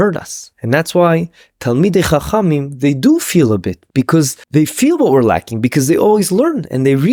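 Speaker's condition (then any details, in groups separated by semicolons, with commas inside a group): No condition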